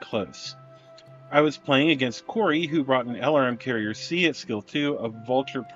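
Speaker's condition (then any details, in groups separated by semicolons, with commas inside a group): No condition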